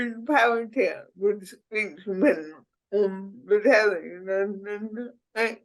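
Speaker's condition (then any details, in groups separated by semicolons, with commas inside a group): Cerebral palsy; needs extensive care; speech impediment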